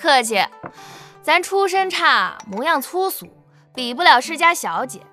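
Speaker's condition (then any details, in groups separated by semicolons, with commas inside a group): No condition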